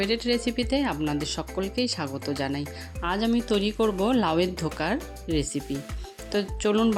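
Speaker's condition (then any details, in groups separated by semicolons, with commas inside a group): No condition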